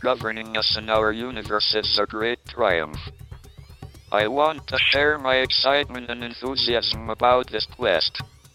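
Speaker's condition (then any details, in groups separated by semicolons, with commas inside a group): Motor neurone disease, speech-generating device; onset age 21 during Cambridge PhD, tracheostomy after pneumonia at CERN, cannot walk, wheelchair user; early speech impediment, steadily worsened, voice lost after tracheostomy, earlier thumb-controlled voice box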